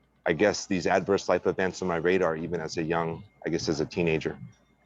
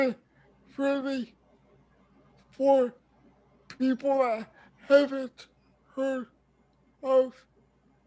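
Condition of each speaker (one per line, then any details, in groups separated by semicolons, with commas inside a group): No condition
Cerebral palsy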